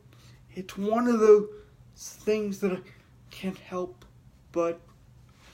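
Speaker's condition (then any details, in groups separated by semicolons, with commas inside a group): Cerebral palsy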